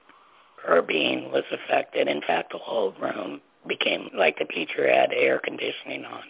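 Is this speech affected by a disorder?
Yes: laryngectomy; voice box surgically removed after cancer at young age; cancer about 8 years ago, guides qi healing energy into throat, school of qi energy heals; learned to talk differently, different tone of voice.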